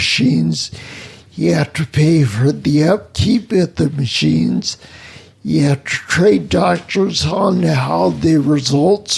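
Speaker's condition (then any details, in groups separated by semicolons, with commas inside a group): Spinocerebellar ataxia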